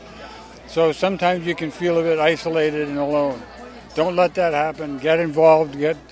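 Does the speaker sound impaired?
Yes: Parkinson's disease; Rocksteady Boxing exercise program at Kauffman y.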